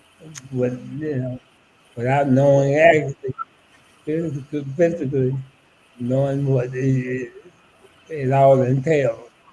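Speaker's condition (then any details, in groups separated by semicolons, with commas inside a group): ALS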